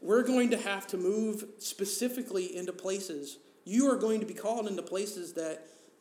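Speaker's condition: No condition

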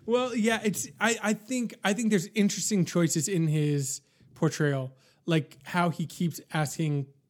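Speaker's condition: No condition

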